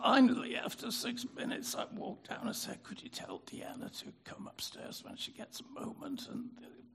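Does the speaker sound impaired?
Yes: spasmodic dysphonia; spastic dysphonia, spasmodic dystonia subtype, ENT exam with nasal camera, cause unknown, no known cure; catch in voice, lost resonance, speaking hard, easier with use but tires, lost three-octave singing range.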